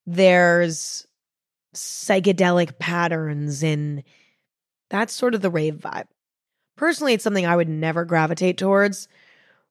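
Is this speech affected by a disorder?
No.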